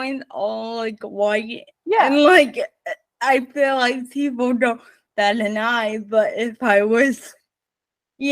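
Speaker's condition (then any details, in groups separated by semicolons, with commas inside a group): Spastic cerebral palsy, mixed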